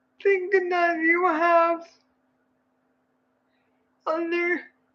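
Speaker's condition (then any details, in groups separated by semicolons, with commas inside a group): Cerebral palsy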